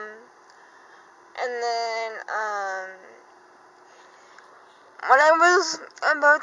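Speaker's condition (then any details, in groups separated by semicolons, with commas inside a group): Cerebral palsy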